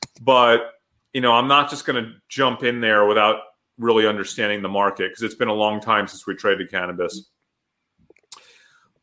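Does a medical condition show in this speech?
No.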